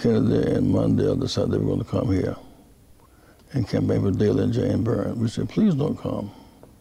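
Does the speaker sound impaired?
Yes: Parkinson's disease; speech therapy.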